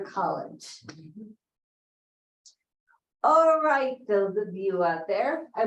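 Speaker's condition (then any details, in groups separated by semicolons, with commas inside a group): Cerebral palsy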